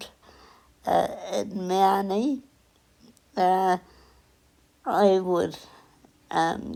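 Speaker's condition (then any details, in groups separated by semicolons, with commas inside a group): Cerebral palsy; onset at 8 days old; lifelong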